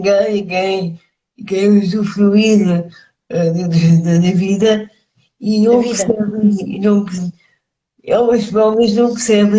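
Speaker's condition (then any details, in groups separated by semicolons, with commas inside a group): Cerebral palsy; speech affected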